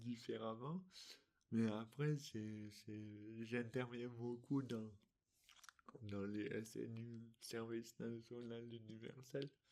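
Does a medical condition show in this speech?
Yes: dystonia; articulation difficulties.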